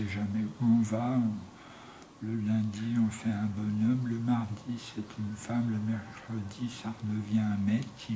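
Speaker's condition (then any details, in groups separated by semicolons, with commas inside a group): Tongue cancer; tracheostomy after surgery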